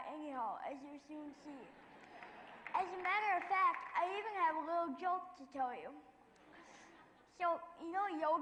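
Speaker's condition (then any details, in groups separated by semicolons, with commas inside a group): Cerebral palsy; wheelchair user; speech, physical, occupational therapy, muscle relaxant, past surgery complications; sometimes hard to understand, partly from muscle relaxant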